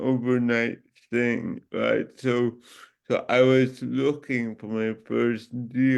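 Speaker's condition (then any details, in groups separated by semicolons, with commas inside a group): Cerebral palsy; from birth; voice sounds different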